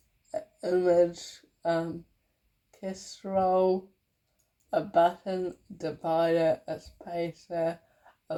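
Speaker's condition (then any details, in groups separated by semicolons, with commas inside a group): Cerebral palsy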